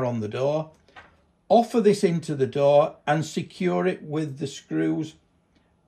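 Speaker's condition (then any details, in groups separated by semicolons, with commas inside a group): No condition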